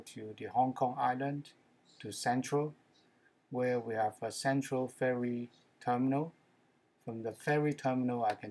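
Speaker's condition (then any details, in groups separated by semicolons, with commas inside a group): No condition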